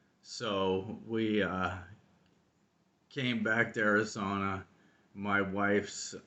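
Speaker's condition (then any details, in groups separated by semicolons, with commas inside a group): ALS; very slow voice, slowing a lot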